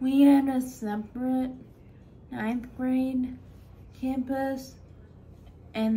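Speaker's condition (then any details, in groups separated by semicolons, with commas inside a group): Friedreich's ataxia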